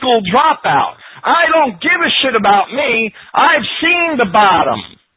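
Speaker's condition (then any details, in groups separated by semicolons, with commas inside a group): No condition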